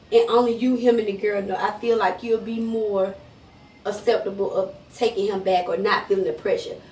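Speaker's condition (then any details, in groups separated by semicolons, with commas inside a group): No condition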